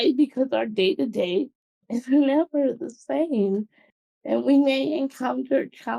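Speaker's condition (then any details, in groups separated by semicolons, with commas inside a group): Cerebral palsy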